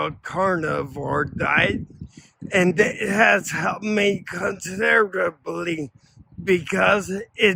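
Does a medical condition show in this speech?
Yes: ataxia.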